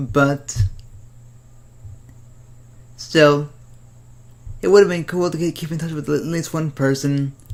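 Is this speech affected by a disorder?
Yes: cerebral palsy.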